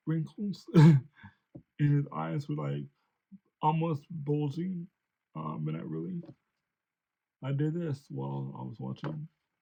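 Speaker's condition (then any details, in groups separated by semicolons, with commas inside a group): Cerebral palsy; since birth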